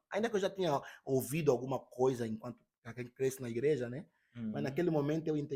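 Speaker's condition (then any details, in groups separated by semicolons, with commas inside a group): No condition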